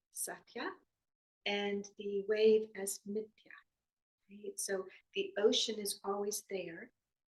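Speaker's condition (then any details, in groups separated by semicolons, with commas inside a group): No condition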